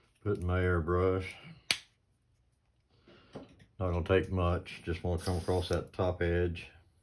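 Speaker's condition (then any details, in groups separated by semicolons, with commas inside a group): No condition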